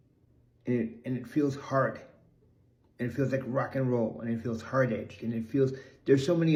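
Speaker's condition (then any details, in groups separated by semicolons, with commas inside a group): Cerebral palsy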